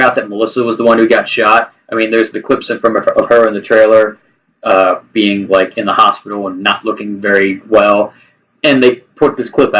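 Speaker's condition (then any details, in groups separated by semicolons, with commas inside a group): No condition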